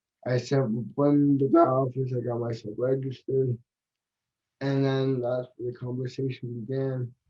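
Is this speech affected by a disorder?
Yes: cerebral palsy; from birth, affects muscle coordination.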